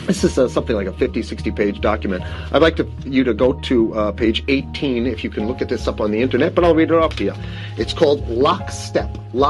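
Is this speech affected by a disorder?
No.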